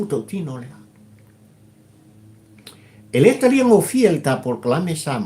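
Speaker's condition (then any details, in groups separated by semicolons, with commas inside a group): No condition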